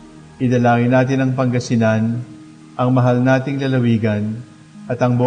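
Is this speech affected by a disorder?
No.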